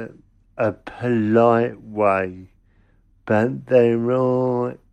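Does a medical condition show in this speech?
Yes: cerebral palsy; speech sometimes mistaken for drunkenness by strangers, host notes speaking pace.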